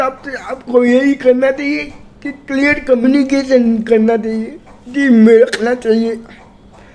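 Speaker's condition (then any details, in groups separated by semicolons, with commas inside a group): Cerebral palsy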